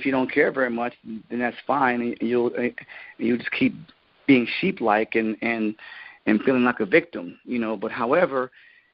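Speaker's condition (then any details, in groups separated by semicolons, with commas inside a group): Stuttering; no professional speaking training, no Toastmasters or speaking lessons; repeated words, prolonged sounds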